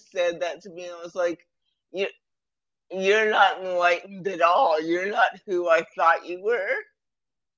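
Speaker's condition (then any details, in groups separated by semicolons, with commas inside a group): Cerebral palsy; present from birth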